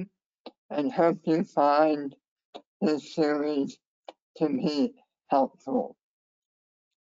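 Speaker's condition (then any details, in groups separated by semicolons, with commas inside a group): Head and neck cancer; left vagus nerve severed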